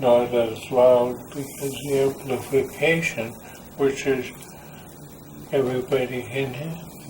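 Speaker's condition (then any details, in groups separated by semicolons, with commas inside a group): ALS; uses voice amplifier; speech clear, speaking takes much energy, amplifier reduces fatigue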